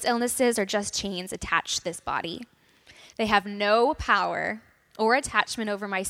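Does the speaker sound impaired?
No.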